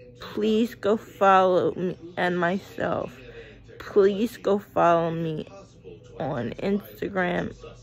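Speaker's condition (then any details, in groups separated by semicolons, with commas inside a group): Cerebral palsy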